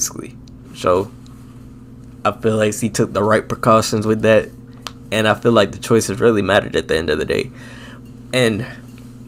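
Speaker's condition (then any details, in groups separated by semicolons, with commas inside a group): No condition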